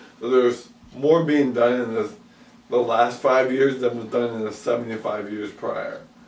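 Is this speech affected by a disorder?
Yes: ALS; about 2 years since onset.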